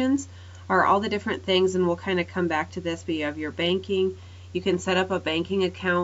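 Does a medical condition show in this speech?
No.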